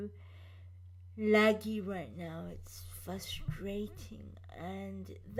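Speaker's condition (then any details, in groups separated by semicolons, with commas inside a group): Cerebral palsy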